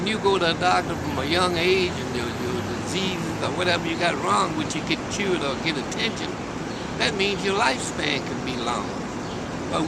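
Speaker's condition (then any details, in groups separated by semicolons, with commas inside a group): No condition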